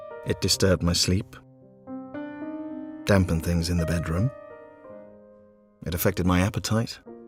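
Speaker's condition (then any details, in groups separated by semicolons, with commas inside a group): No condition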